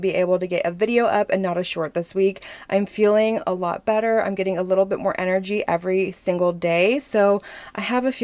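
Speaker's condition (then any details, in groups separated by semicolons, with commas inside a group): No condition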